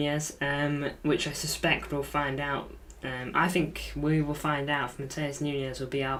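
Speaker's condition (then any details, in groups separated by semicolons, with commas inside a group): No condition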